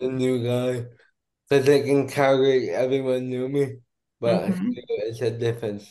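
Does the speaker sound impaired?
Yes: cerebral palsy; diagnosed at two months old.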